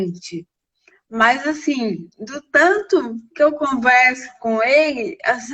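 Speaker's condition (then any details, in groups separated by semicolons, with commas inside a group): Cerebral palsy; from birth, premature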